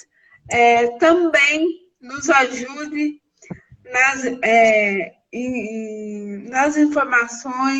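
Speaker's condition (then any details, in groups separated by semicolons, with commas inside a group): Cerebral palsy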